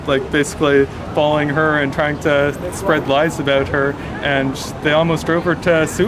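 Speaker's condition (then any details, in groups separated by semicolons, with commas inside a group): No condition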